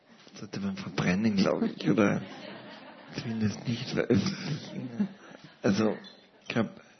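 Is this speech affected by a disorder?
Yes: paralysis with ventilator dependence; paralysis since seventh month of life, ventilator since 2006; lives with ventilator, personal assistance in daily life.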